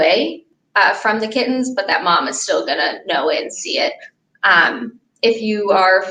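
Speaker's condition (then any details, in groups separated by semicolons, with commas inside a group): No condition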